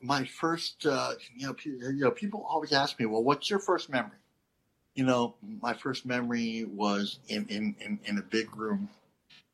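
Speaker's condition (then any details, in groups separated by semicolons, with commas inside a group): Cleft lip and palate; not fully formed at birth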